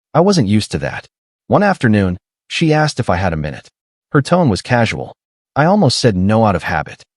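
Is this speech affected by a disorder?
No.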